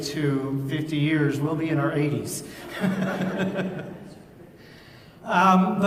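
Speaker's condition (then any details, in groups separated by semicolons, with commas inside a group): No condition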